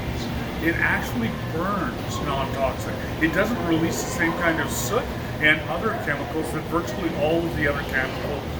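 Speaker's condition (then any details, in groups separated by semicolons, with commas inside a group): No condition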